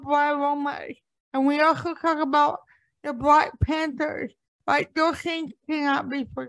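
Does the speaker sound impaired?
Yes: cerebral palsy; impaired speech.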